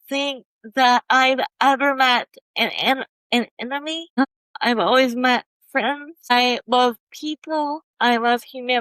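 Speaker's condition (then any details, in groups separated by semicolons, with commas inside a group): Cerebral palsy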